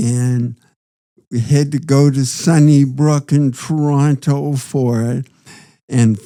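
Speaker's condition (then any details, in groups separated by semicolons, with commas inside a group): Parkinson's disease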